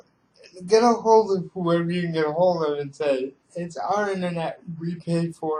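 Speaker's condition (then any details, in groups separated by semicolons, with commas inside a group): Cerebral palsy; reliable voice, uses voice control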